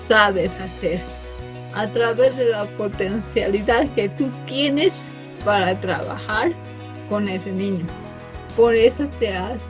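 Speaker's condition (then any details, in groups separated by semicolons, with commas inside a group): Cerebral palsy from birth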